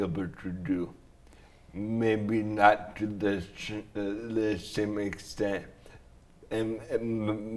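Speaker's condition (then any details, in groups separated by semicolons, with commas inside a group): Traumatic brain injury; slurred, relearned talking and swallowing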